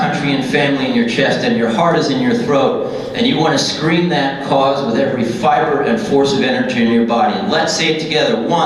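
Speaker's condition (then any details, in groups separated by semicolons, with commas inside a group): No condition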